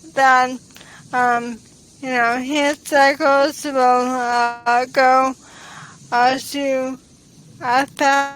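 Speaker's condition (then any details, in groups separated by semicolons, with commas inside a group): ALS; onset in pinky finger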